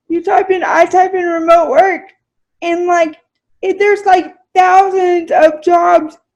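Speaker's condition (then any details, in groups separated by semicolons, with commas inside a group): Cerebral palsy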